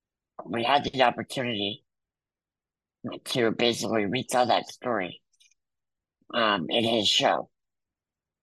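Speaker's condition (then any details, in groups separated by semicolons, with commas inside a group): Muscular dystrophy; congenital, wheelchair user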